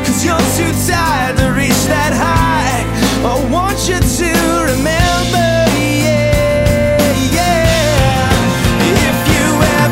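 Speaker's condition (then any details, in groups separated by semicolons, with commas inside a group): No condition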